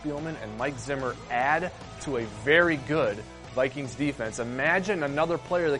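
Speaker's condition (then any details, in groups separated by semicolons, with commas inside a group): No condition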